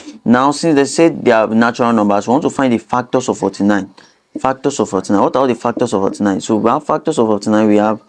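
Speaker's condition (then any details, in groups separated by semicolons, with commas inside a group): No condition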